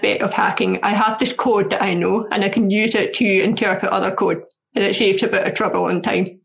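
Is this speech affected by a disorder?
Yes: deafness; learned to speak through speech therapy, progressive eyesight loss, learning braille; asks for slower speech, repetition, written notes from teachers; struggles hearing loudspeakers, often needs repetition, accent in foreign languages.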